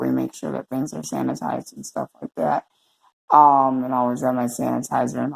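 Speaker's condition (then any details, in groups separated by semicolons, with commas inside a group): Cerebral palsy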